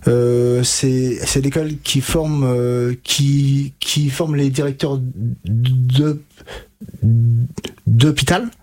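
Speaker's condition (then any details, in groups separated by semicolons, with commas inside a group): Stuttering; onset age 5-6, untreated in childhood, severe until 20, stuttering-specialist therapist Catherine Daubier, Nancy, from 20; age 33, about 28 years since onset, improved after years of therapy, uses fluency techniques; blocks and repetitions now, formerly blocked in every sentence, froze unable to read aloud; repeated sounds, repeated words, blocks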